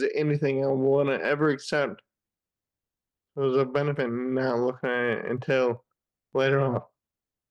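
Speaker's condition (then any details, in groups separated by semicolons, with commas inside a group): Friedreich's ataxia; diagnosed age 14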